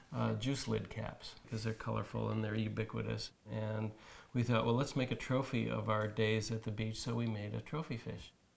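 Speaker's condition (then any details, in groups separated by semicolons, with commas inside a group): No condition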